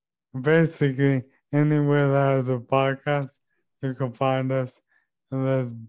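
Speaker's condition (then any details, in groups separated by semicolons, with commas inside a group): ALS; 2 years since diagnosis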